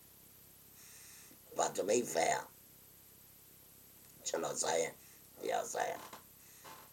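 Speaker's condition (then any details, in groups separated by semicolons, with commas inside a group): Total laryngectomy; voice valve speech, leaks leave no voice, electrolarynx backup, not heard in groups, swallow about 10%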